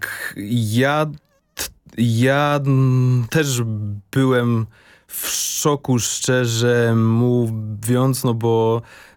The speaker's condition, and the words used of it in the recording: Stuttering. Słychać, że się jąkasz i to jest właśnie ta granica, o której będziemy rozmawiać, bo tak.